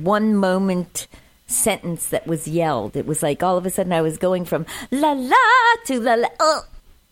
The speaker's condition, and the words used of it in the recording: None; typical speech.